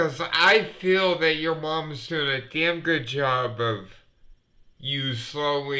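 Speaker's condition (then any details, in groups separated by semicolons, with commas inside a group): Multiple sclerosis; sometimes hard to breathe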